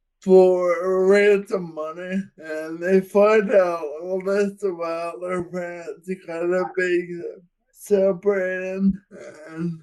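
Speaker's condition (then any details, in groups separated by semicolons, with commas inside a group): Friedreich's ataxia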